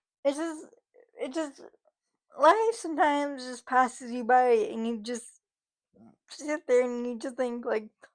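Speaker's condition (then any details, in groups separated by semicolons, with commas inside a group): Cerebral palsy, spastic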